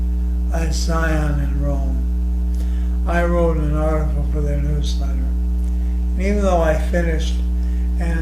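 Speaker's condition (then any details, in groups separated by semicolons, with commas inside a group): ALS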